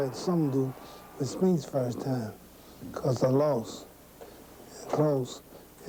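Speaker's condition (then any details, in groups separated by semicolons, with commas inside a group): Parkinson's syndrome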